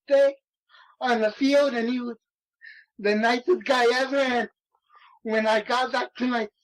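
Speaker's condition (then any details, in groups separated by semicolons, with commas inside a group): Cerebral palsy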